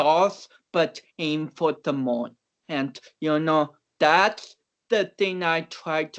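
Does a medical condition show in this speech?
Yes: cerebral palsy; oxygen loss at birth, affects speech, walking, balance.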